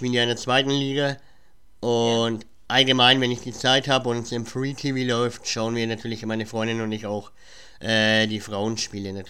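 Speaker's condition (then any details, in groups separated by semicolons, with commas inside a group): Cleft palate; cleft palate present since childhood, speech impediment; says cannot pronounce country name Guatemala because of cleft palate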